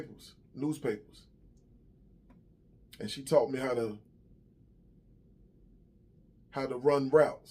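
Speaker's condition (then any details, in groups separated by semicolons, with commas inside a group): No condition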